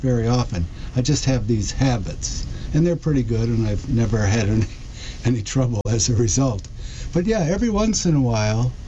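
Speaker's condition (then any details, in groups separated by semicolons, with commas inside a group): Parkinson's disease; diagnosed almost 4 years ago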